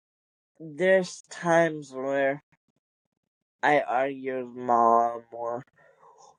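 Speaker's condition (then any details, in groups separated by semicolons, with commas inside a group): Cerebral palsy; wheelchair user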